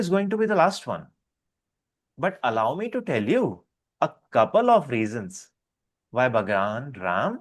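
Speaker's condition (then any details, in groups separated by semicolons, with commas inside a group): No condition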